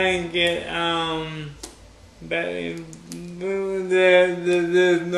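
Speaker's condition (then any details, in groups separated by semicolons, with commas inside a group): Cerebral palsy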